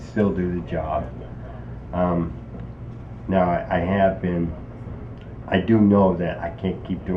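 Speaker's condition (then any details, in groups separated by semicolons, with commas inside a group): ALS; onset in arms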